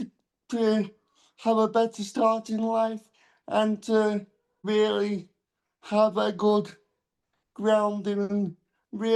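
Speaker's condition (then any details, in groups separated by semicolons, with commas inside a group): Cerebral palsy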